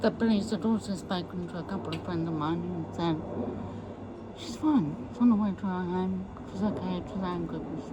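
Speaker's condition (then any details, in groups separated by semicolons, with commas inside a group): MND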